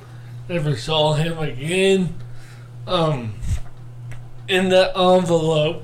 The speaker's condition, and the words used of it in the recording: Cerebral palsy. I'm perfectly normal, other than speech.